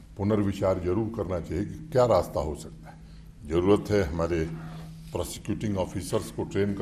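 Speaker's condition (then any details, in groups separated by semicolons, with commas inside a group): No condition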